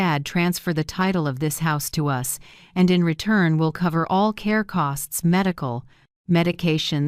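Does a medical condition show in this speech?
No.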